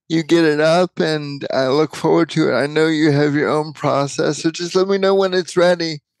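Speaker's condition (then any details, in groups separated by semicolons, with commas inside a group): Cerebral palsy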